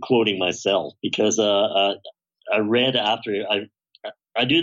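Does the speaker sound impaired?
Yes: bilateral cleft lip and palate, severe; congenital bilateral cleft lip and palate, most serious case in British Columbia at birth, facial disfigurement; voice very distorted in childhood, hardly understandable, huge palate cleft, singing helped develop voice.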